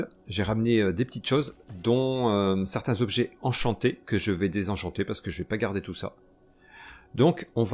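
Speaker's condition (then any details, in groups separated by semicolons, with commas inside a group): No condition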